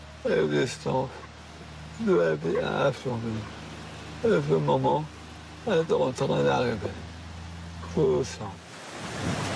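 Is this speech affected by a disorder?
Yes: maladie de Charcot (ALS); needs voice amplifier, uses eye-tracking communication.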